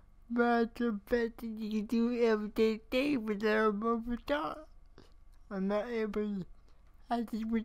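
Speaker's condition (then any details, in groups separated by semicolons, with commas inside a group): Cerebral palsy; speech affected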